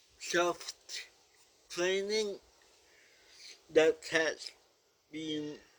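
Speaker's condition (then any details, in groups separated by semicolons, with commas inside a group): Cerebral palsy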